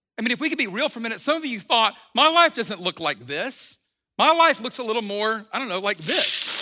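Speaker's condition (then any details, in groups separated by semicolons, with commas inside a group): No condition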